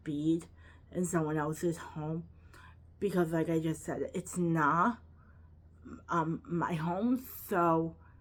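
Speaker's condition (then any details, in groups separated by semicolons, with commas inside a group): Cerebral palsy, quadriplegic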